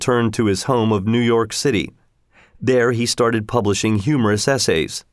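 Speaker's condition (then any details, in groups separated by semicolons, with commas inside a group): No condition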